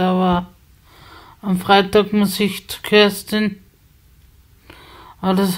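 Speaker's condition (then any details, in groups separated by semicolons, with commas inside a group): Spasticity from birth; multiple sclerosis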